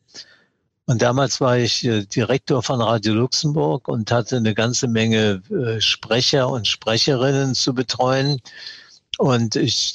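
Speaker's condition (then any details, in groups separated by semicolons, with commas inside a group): Parkinson's disease; mild course, ongoing tremor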